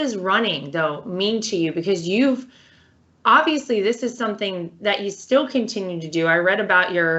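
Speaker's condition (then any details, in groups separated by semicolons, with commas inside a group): No condition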